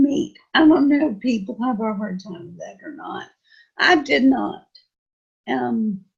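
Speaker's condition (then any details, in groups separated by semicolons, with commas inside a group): Friedreich's ataxia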